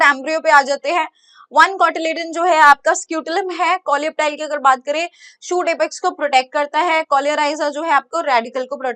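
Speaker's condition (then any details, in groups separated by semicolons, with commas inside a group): No condition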